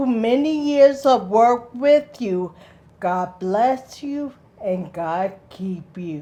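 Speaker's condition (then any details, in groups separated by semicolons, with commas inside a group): Speech impairment in rehabilitation; rehabilitation, daily physical, occupational, speech therapy, no longer uses walker; greatly improved, not yet fully recovered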